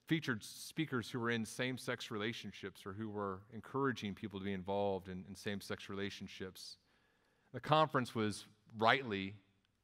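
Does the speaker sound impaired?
No.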